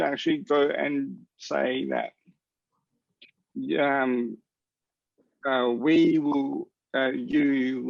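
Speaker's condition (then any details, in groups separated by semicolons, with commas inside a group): Cerebral palsy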